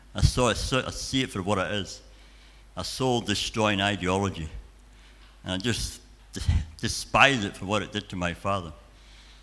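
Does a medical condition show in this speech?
Yes: cleft palate and cleft lip; congenital cleft palate and cleft lip, frequent childhood hospital stays at dental hospital in Edinburgh.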